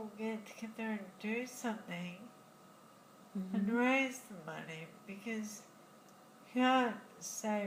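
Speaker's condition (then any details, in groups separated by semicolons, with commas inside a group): Friedreich's ataxia; diagnosed in childhood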